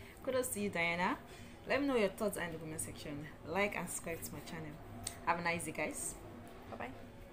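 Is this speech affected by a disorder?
No.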